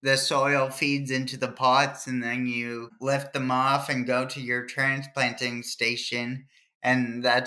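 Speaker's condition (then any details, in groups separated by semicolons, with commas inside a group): Cerebral palsy; from birth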